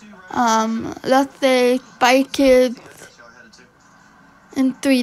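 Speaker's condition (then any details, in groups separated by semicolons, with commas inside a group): Cerebral palsy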